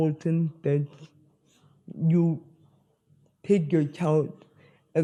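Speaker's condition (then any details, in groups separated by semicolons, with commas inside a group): Spastic cerebral palsy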